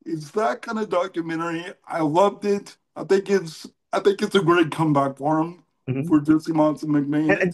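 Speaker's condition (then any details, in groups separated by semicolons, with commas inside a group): Cerebral palsy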